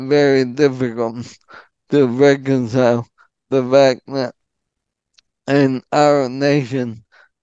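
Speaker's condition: ALS; frequent throat clearing

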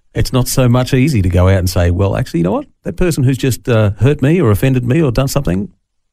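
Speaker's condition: No condition

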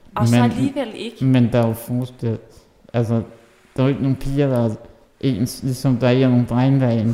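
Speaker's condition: Muscular dystrophy (muskelsvind); does not eat neatly

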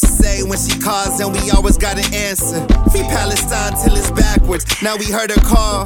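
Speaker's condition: No condition

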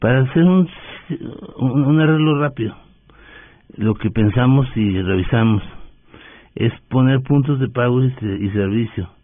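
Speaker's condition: Parkinson's disease; seen last week

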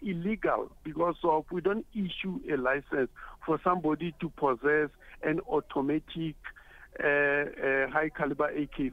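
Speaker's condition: No condition

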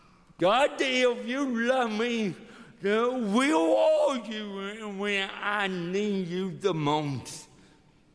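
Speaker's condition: Cerebral palsy; severe limitations

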